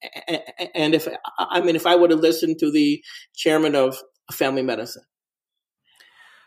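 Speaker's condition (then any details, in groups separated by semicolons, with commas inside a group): Stuttering; onset at three or four years, no trauma cause, mother stuttered until about 11-12, speech camp as child, teen years harder; adult, persistent stuttering; very fluent in crisis situations, stutters when things calm, takes deep breath and counts to five; prolonged sounds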